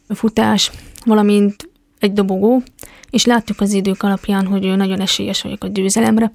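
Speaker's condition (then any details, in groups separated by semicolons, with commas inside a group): Deafness; congenital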